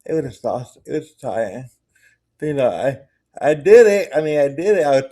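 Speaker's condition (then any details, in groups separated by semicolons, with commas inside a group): Cerebral palsy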